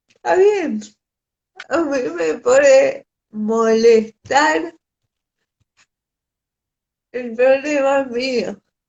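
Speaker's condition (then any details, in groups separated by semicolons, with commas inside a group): Cerebral palsy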